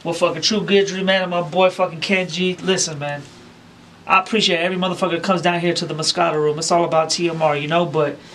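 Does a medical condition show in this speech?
No.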